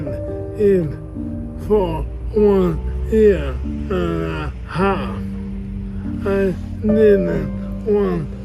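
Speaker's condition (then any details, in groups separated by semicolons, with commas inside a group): ALS; progressive body weakness, mind unaffected; year 5 of disease, still rides horses; needed another's voice to deliver message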